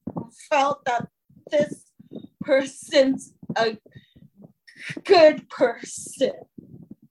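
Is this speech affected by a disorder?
Yes: stuttering; attended a speech course; here prolonged sounds.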